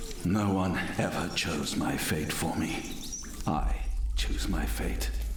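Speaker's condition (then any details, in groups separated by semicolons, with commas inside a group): No condition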